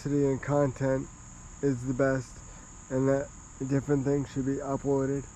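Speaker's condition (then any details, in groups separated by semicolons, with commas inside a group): Cerebral palsy, spastic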